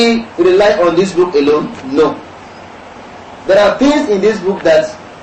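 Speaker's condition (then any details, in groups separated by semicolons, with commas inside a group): No condition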